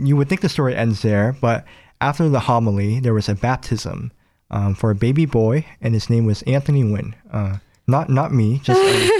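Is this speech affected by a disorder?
Yes: cleft palate; congenital cleft palate involving mouth.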